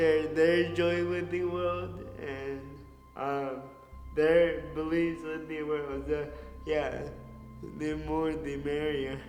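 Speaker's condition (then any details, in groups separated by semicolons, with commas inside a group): Cerebral palsy; diagnosed shortly after birth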